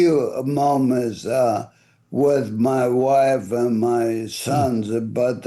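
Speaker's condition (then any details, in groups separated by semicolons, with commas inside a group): ALS; voice affected and fading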